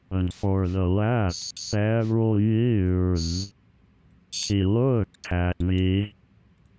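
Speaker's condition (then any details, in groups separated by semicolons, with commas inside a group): Amyotrophic lateral sclerosis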